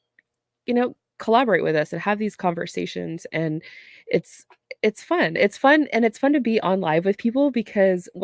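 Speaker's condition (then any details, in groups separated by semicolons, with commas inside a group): No condition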